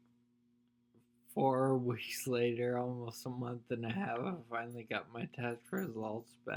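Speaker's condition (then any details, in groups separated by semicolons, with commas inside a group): Spinocerebellar ataxia; progressing, balance requires conscious thought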